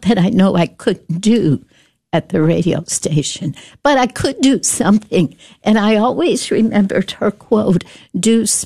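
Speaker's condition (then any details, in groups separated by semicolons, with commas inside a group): Spasmodic dysphonia; brain condition, muscles miscoordinate, care at UT Health Science Center, speech therapists; uses speech therapy techniques, careful breathing to project voice; voice problem, speech gets out of whack, still able to speak if careful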